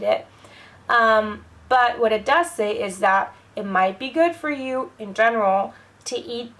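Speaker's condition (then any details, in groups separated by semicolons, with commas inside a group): No condition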